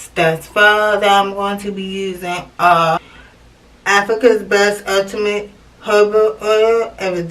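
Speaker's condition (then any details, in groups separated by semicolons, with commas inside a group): Cerebral palsy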